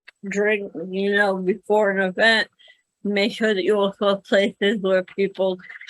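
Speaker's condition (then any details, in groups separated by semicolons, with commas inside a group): Cerebral palsy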